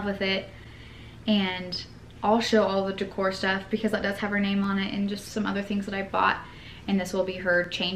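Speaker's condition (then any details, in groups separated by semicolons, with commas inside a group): No condition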